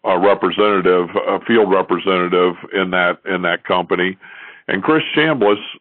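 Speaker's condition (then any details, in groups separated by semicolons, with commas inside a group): No condition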